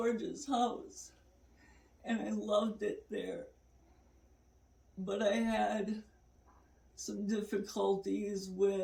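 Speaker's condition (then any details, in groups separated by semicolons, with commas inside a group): Multiple sclerosis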